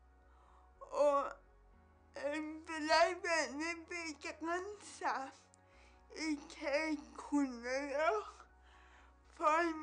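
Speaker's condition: Cerebral palsy; onset at birth

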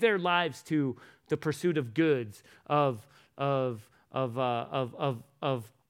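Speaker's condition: Stutter; stutter comes in and out while preaching; repeated sounds, repeated words

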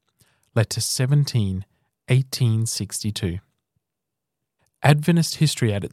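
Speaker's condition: No condition

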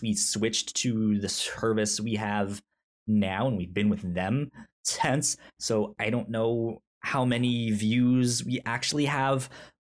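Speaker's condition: Stutter; stutters while talking on podcast; stutter when talking, whole-word repetitions such as i i i; prolonged sounds

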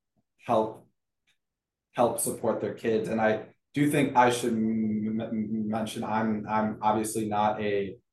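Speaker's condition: Stuttering; stuttering since childhood; varies by situation, more fluent when confident, healthy and feeling good; repeated words, blocks

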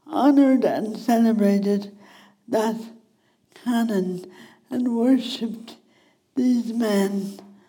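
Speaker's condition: Speech impediment; wheelchair user

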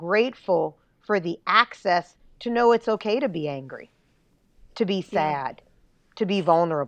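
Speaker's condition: No condition

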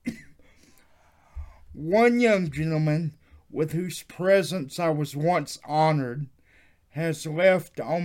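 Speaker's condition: Cerebral palsy; wheelchair user

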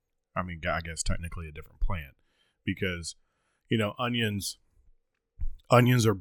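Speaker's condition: No condition

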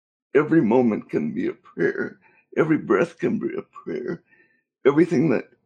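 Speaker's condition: Cerebral palsy; cerebral palsy since birth

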